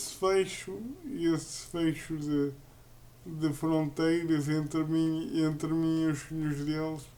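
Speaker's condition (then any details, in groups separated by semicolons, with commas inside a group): Cerebral palsy; uses a wheelchair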